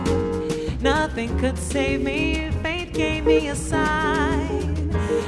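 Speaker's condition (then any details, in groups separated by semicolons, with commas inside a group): No condition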